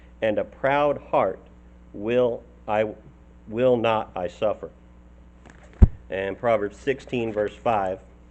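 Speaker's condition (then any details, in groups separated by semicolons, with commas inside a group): No condition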